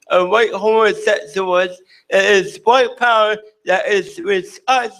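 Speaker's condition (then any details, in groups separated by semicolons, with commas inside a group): Cerebral palsy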